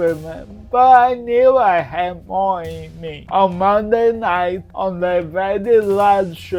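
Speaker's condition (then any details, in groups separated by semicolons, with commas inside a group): Cerebral palsy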